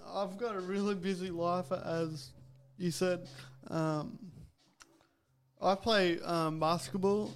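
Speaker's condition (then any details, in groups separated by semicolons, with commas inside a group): Cerebral palsy; from birth, back operation at age 5 severing nerves to reduce spasms, hands, legs, 11 hours; good strength and control; deep voice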